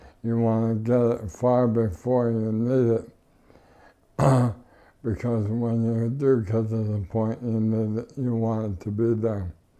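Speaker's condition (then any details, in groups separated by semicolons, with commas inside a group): ALS; losing respiratory function, mucus blocking airway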